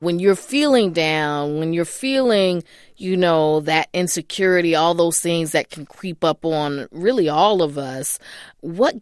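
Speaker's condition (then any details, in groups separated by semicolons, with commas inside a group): No condition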